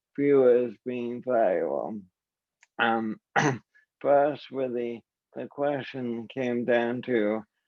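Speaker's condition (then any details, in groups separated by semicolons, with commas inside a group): ALS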